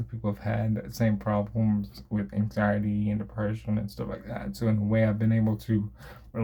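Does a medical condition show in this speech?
Yes: cerebral palsy.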